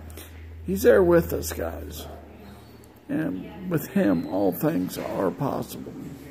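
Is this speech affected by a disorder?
Yes: multiple sclerosis.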